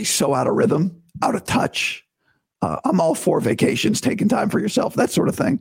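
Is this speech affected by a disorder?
Yes: vocal cord surgery recovery; recovering from vocal cord surgery.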